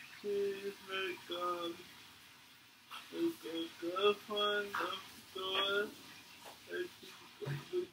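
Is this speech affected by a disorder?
Yes: cerebral palsy.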